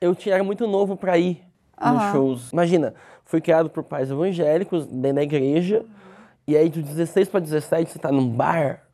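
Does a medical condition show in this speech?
Yes: cleft lip; congenital cleft lip.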